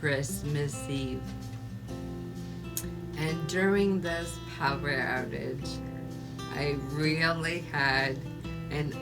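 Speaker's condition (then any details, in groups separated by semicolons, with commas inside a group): ALS; slightly altered from tongue difficulty, harder swallowing, no sound when breathless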